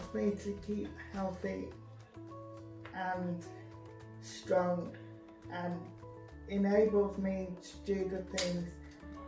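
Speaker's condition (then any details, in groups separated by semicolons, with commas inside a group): Cerebral palsy; age 36, receiving physiotherapy, improving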